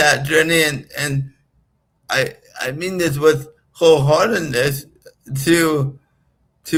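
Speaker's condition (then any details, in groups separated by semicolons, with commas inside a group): Right-sided physical disability; physical therapy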